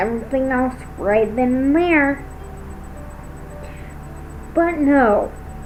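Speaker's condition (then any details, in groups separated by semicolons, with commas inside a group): Cerebral palsy, spastic, severe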